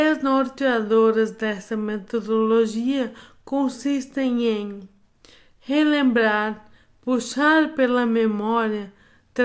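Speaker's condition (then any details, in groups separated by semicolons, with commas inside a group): Amyotrophic lateral sclerosis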